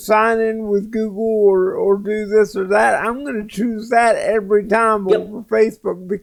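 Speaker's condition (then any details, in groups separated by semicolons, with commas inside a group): Cerebral palsy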